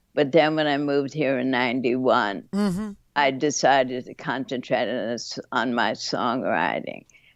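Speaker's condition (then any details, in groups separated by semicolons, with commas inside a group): Parkinsonism from lyme disease; caused by Lyme disease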